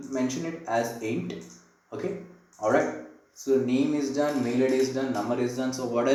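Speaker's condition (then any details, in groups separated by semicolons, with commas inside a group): No condition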